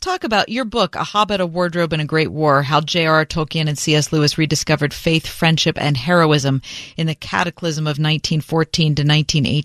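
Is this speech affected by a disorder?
No.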